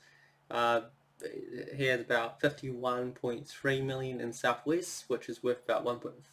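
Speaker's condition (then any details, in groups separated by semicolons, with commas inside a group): No condition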